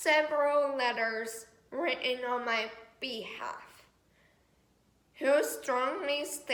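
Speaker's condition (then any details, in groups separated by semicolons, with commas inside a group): Cerebral palsy; affects muscles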